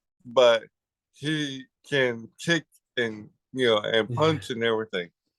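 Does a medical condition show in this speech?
Yes: cerebral palsy.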